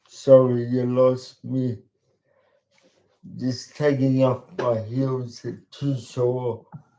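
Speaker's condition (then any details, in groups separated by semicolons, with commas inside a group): Cerebral palsy; talks slowly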